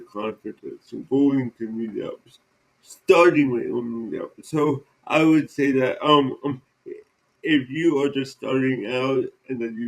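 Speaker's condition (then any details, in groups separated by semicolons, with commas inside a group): Cerebral palsy; present from birth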